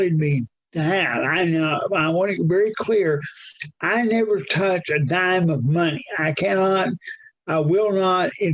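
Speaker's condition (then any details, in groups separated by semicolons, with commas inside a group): Cerebral palsy, severe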